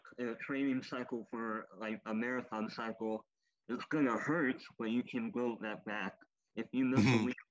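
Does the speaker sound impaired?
Yes: cleft lip and palate, popliteal pterygium syndrome; malformed legs.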